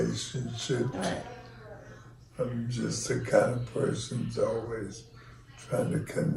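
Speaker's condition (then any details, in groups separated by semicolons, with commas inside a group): ALS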